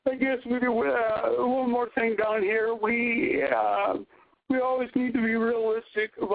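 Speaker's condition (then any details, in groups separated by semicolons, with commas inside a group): Cerebral palsy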